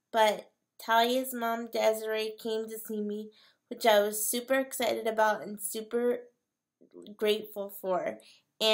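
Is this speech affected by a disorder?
Yes: cerebral palsy.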